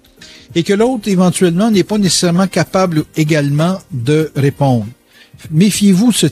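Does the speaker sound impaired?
No.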